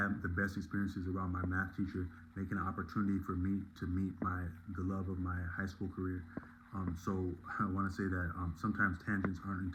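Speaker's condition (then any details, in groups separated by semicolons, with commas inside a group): No condition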